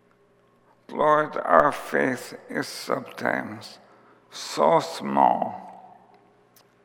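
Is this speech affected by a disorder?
Yes: ALS; onset with tiredness and clumsiness.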